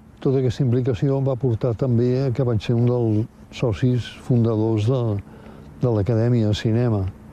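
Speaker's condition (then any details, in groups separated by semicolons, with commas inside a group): Parkinson's disease; progressive, onset about 15 years before death at 79; mild, progressively worsening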